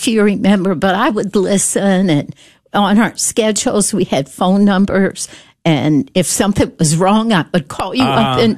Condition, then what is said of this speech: Spasmodic dysphonia. But they understand that I have this voice problem.